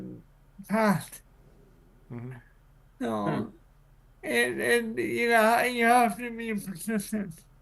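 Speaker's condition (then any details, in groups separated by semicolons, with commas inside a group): Cerebral palsy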